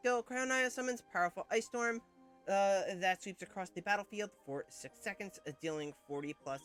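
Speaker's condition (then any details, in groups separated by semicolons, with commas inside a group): No condition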